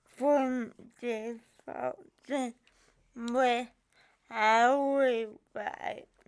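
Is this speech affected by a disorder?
Yes: cerebral palsy; from birth.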